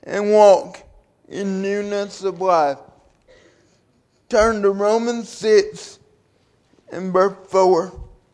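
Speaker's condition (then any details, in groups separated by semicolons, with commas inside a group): Cerebral palsy; from birth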